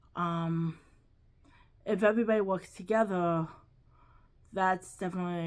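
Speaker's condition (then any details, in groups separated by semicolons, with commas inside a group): Cerebral palsy, quadriplegic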